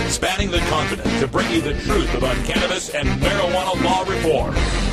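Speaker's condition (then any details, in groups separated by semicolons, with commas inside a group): No condition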